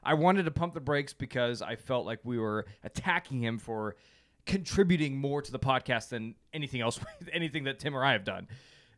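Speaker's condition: No condition

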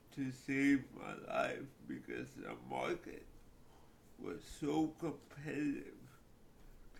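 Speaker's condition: Cerebral palsy; cerebral palsy since childhood

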